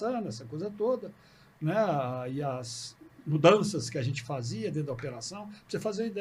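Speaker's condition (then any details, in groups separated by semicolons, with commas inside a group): No condition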